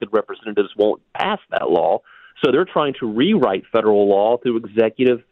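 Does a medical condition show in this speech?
No.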